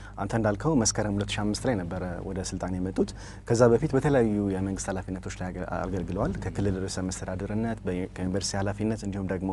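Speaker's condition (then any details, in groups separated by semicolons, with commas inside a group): No condition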